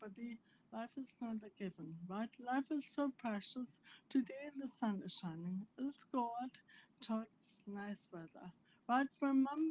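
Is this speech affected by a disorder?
Yes: primary lateral sclerosis; spasticity.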